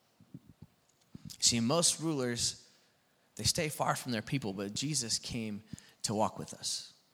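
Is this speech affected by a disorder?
No.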